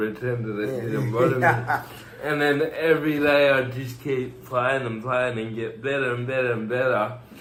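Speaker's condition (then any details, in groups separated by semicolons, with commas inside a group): Cerebral palsy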